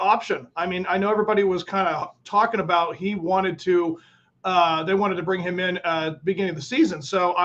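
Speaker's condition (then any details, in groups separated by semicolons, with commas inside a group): No condition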